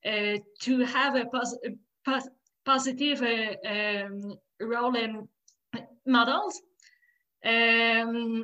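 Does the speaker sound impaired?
Yes: stuttering, blocks; stuttering since childhood, persisting into adulthood, stuttered more during first COVID lockdown while talking less; stutters during this podcast; mostly blocks rather than repetitions, poorly coordinated speech movements, talking physically exhausting, hard to do other tasks while talking; here prolonged sounds.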